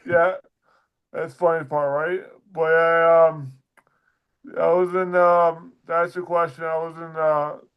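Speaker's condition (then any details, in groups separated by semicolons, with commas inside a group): Dysarthria; weaker speech muscles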